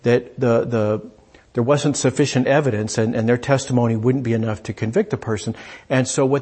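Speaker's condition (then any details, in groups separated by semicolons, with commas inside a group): No condition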